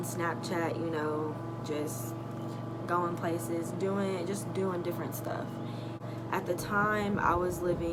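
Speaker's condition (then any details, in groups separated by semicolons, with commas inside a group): No condition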